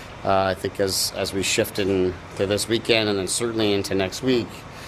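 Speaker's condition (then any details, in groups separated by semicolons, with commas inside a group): No condition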